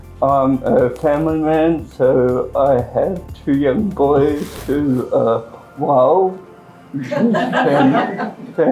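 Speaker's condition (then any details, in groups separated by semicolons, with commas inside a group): Cerebral palsy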